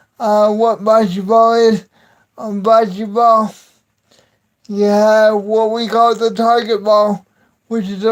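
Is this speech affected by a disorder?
Yes: cerebral palsy.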